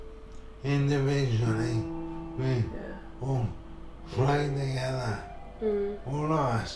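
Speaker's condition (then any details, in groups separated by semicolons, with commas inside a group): Motor neurone disease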